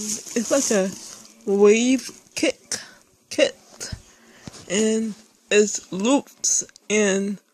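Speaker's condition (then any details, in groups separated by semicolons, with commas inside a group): Speech impairment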